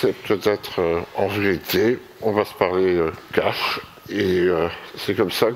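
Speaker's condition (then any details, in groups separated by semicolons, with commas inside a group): Myopathy; caused tetraplegia, wheelchair user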